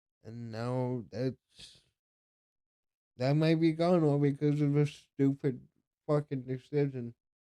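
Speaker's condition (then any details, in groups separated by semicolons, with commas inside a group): Cerebral palsy; speech affected by cerebral palsy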